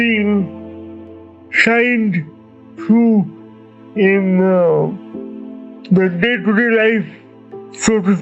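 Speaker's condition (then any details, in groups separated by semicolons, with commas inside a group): Cerebral palsy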